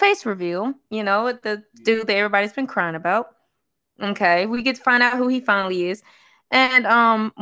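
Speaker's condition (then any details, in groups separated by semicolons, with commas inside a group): No condition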